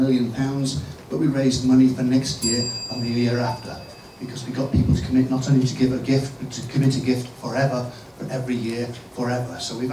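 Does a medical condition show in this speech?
No.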